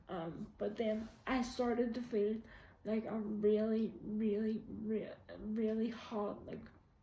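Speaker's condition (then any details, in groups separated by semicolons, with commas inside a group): Quadriplegic cerebral palsy; quadriplegic, most severe type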